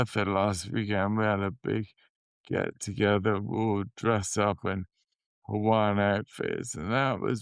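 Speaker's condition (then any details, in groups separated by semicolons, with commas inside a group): Motor neurone disease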